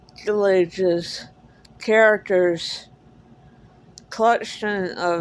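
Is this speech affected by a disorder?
Yes: cerebral palsy; speaks differently.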